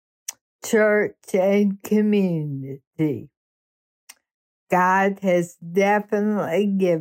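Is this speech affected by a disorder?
Yes: ALS; ALS diagnosed about 3.5 years before recording, told to conserve limited lifetime energy supply; quit gym, housework, yard work and choir directing within 9 months; host says her voice itself tells the story.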